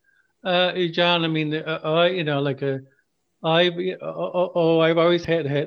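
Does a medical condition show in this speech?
Yes: stuttering; long history of hiding stutter, covert stuttering, took Fluency Plus program as client; letting stutter show openly on podcast, not hiding it; stutters on j sound, stutters a little more than usual; here repeated sounds, prolonged sounds.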